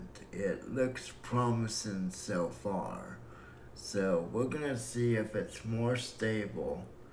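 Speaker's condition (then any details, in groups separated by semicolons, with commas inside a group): Cerebral palsy; breathing fine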